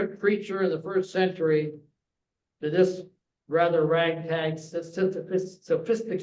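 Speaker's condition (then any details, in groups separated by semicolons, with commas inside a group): No condition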